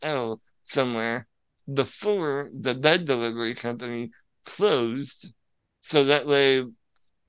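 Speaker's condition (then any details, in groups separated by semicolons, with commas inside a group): Spinal muscular atrophy; wheelchair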